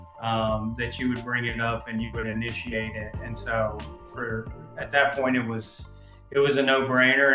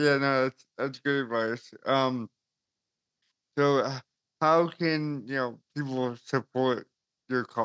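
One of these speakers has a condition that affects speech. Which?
The second: cerebral palsy; since birth.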